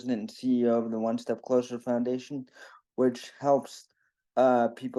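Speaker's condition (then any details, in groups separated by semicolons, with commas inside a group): Cerebral palsy; present from birth, birth complications; predicted not to eat or speak, does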